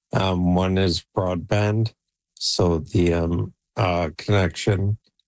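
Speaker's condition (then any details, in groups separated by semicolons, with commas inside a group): ALS; Neuralink N1 brain implant, Toronto Western Hospital trial, voice banked through 11 labs, age 48; implant received about 3 months ago, controls computer by thought, communicating by computer; voice declining, expects soon to lose ability to talk, plans Neuralink-driven 11 labs AI voice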